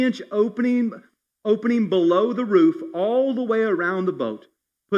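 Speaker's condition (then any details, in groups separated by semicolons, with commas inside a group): No condition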